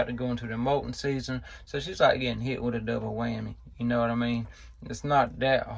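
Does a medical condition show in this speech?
No.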